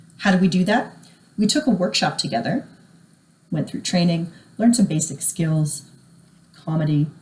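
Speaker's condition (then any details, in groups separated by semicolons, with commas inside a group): No condition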